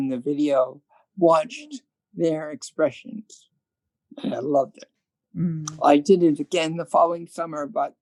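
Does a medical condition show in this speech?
Yes: cerebral palsy; from birth, hearing loss.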